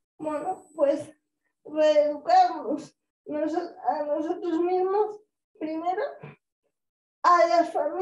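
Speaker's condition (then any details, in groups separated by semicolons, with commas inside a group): Cerebral palsy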